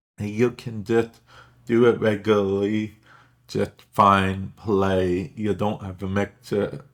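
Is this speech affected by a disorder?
Yes: cerebral palsy; affects speech.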